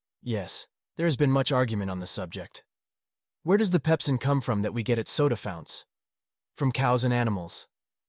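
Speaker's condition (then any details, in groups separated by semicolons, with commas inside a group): No condition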